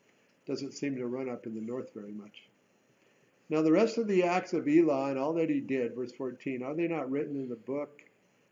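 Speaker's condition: No condition

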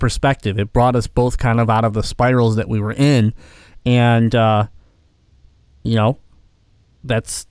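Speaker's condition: Cleft palate; congenital cleft palate

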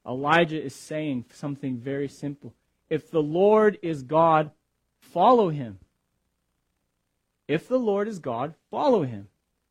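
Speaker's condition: No condition

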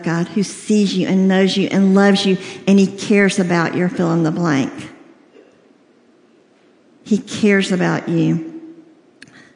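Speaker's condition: Cleft lip and palate, severe

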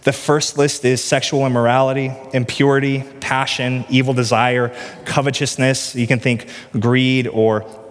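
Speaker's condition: No condition

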